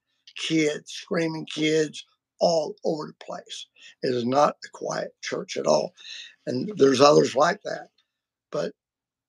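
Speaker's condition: Vocal cord surgery; including laser treatment

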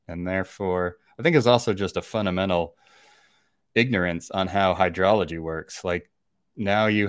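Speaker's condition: No condition

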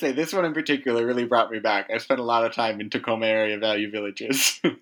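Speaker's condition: No condition

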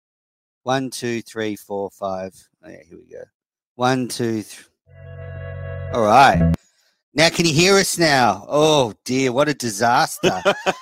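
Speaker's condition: No condition

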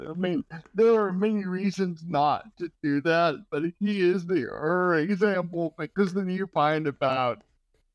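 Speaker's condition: Cerebral palsy

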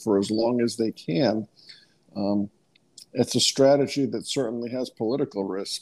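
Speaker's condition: No condition

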